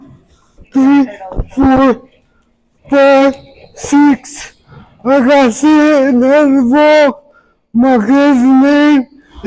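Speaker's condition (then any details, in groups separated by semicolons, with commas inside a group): Traumatic brain injury; voice affected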